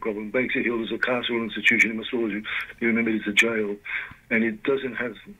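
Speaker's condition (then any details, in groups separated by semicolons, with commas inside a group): Parkinson's disease; can't do much more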